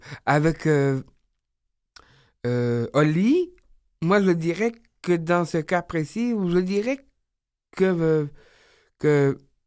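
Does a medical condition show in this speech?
Yes: Down syndrome; age 30.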